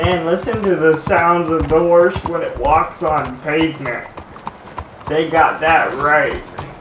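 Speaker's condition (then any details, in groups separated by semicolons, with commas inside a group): Cerebral palsy, mild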